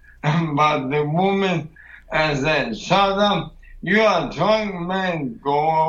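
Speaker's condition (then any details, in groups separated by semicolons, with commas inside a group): ALS; progressive muscle weakness first noticed doing push-ups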